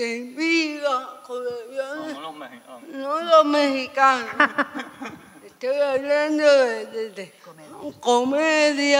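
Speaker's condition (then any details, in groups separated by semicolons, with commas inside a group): Severe cerebral palsy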